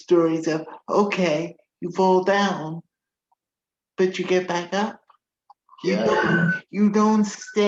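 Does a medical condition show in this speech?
Yes: cerebral palsy.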